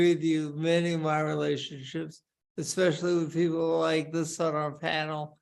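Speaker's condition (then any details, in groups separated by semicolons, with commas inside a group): Parkinson's disease; speech problems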